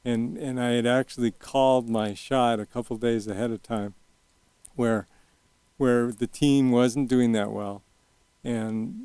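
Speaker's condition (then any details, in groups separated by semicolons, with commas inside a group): Early onset Parkinson's, young onset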